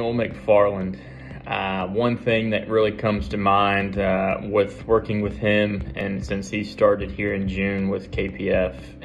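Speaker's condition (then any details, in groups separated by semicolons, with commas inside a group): No condition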